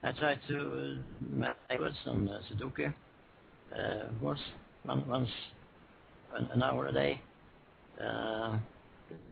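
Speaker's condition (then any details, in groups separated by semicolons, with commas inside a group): Parkinson's disease; about 1,100 mg daily, self-adjusted, down ~10% over 6 years, tremor early in interview, breathing calms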